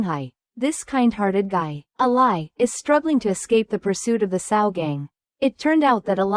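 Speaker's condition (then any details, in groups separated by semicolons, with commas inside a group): No condition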